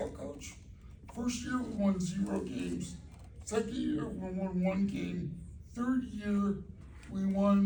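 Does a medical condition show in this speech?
Yes: cerebral palsy.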